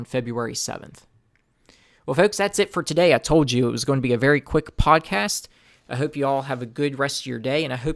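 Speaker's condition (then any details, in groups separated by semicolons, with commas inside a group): No condition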